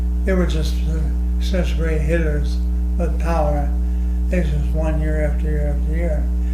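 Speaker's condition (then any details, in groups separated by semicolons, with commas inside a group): ALS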